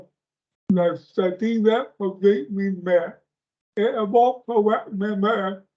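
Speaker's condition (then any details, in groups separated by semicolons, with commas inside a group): Speech impairment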